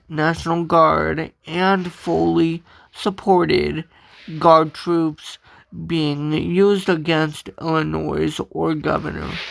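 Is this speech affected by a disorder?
Yes: cerebral palsy.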